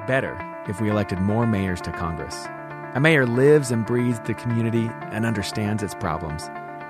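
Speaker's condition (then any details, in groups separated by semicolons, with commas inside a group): No condition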